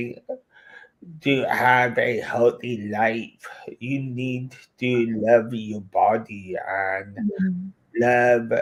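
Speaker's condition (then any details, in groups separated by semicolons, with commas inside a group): Cerebral palsy; affects speech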